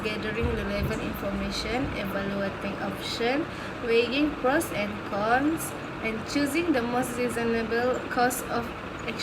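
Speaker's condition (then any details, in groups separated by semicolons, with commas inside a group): No condition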